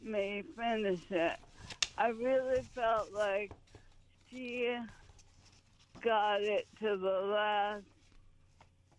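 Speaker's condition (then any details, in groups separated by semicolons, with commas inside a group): ALS; still talking and swallowing food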